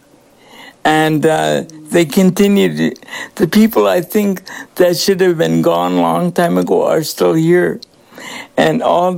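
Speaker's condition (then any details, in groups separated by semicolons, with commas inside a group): Cerebral palsy; cerebral palsy from birth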